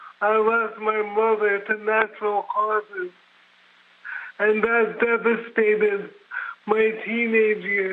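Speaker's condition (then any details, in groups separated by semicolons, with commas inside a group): Brain injury; severe, drunk driving crash, quadriplegic; injured as teenager; speech difficulty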